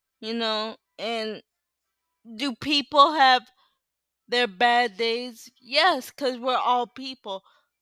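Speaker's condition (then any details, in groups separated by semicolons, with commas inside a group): Cerebral palsy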